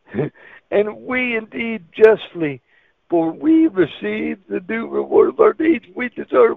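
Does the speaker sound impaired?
Yes: cerebral palsy; wheelchair user.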